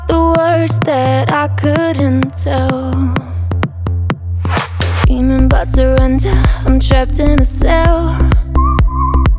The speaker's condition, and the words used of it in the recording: No condition.